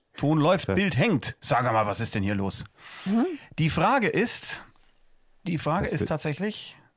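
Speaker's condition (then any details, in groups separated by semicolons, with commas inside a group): No condition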